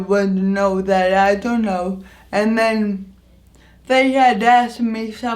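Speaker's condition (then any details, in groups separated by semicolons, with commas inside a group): Anoxic brain injury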